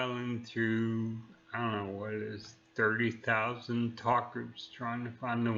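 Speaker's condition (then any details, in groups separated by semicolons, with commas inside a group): Neurological disease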